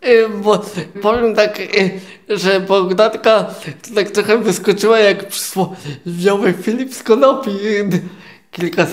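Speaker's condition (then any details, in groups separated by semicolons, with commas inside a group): Cerebral palsy, quadriplegic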